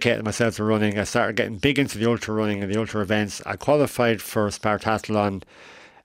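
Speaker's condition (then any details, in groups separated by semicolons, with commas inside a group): Cleft lip and palate; adult, age 41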